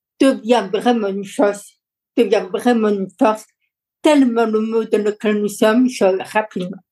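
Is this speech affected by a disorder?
Yes: deaf from birth, congenital; told would never speak, took courses to work in speaking professions.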